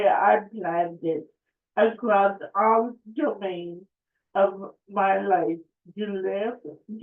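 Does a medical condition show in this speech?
Yes: cerebral palsy; affects speech.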